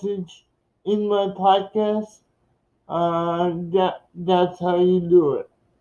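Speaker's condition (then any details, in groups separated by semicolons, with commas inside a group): Cerebral palsy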